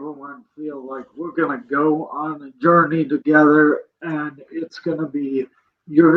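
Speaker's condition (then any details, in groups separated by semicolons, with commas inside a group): Cerebral palsy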